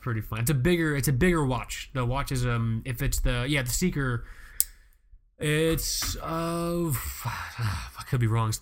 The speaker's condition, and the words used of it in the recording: Stuttering. If I don't talk like that with the weird pauses, I'm just going to stutter like a motorboat and